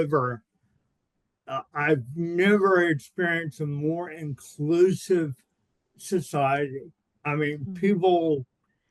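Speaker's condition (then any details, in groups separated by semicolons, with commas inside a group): Cerebral palsy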